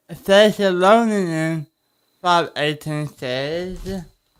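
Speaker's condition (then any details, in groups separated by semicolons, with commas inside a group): Cerebral palsy; spine surgery; able to walk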